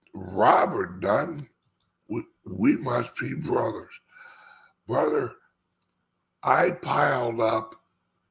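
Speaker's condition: Speech impediment; slight speech impediment

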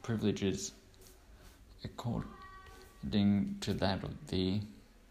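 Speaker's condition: Cerebral palsy; diagnosed age two

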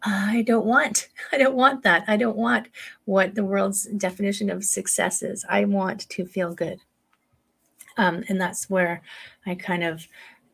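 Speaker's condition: No condition

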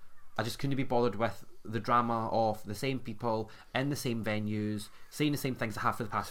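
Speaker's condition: No condition

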